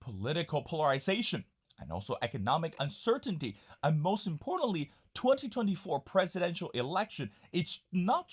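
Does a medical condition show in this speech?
No.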